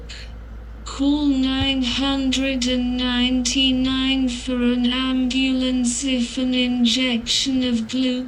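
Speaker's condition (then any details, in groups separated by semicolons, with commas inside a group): Cerebral palsy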